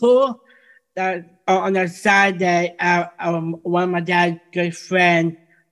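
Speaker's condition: Down syndrome; incomplete intestine

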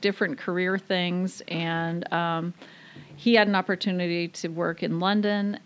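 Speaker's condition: No condition

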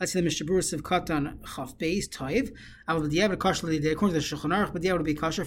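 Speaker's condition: No condition

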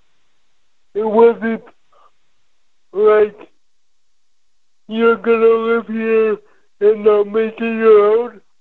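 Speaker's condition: Cerebral palsy; muscles very stiff especially when nervous

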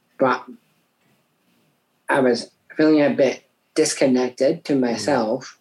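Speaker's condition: Down syndrome; from birth

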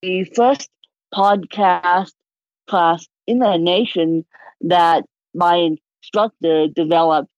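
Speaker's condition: Cerebral palsy, moderate; can talk

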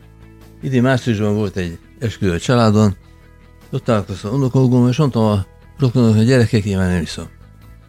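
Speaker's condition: Parkinson's disease

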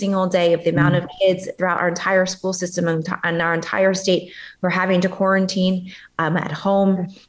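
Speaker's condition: No condition

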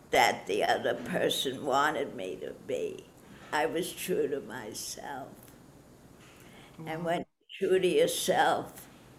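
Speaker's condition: Parkinson's disease; followed own path

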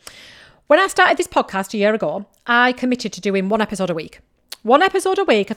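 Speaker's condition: No condition

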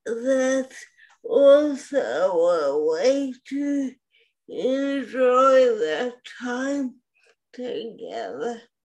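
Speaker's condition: Spastic quadriplegic cerebral palsy; some tightness in all four limbs

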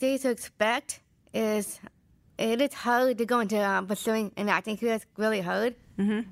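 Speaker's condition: Down syndrome; present since birth

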